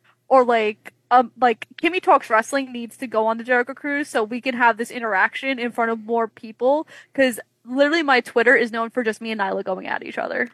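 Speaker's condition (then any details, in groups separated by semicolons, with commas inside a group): No condition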